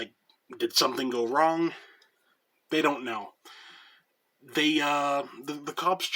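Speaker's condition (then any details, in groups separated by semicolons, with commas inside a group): No condition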